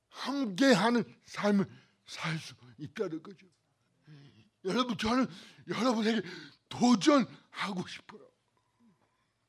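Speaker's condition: Cerebral palsy; cervical spine c2 to c7 damaged

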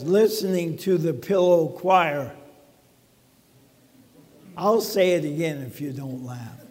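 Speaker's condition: ALS; talking funny

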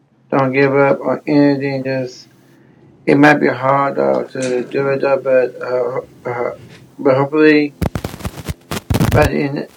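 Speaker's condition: Down syndrome; auditioned to check could speak well enough

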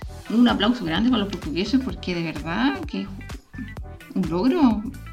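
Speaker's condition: No condition

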